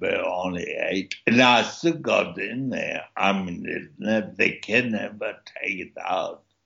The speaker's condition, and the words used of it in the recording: Stroke. I'm a speaker and that means my vocal cords on their side are slack, which means that I have to press more air through to make a sound.